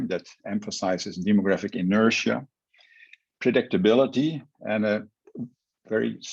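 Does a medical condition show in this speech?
No.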